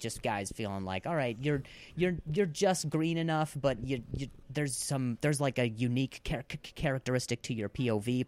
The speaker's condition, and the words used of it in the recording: Stuttering. People made fun of him, and also the speech thing was annoying for him.